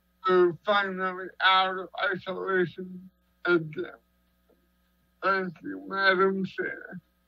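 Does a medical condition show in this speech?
Yes: cerebral palsy; 37 years, long-term care.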